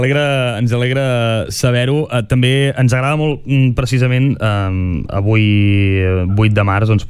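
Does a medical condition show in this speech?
No.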